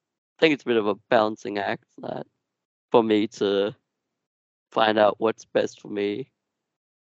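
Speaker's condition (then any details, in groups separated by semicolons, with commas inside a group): Duchenne muscular dystrophy; genetic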